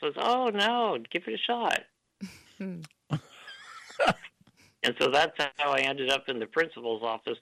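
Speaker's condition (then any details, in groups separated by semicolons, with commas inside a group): Duchenne muscular dystrophy; power chair since about age 10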